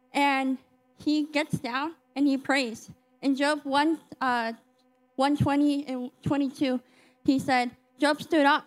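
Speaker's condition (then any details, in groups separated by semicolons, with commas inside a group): Cleft lip and palate; told from young age would not communicate as properly as others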